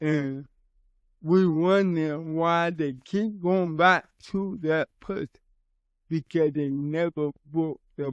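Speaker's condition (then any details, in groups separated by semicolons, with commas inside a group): Cerebral palsy; from birth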